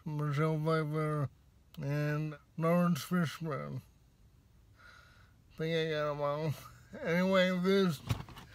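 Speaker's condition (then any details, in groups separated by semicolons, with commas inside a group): Cerebral palsy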